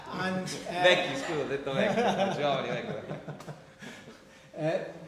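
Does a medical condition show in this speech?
No.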